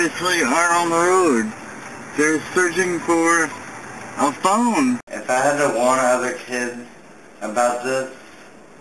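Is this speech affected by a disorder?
Yes: traumatic brain injury; car accident; difficulty walking; needs prompting to breathe while talking.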